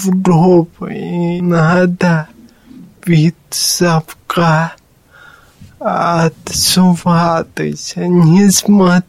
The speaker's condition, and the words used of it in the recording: Cerebral palsy. От коли я розговорюю в мікрофон, я лякаюсь, а хто це говорить.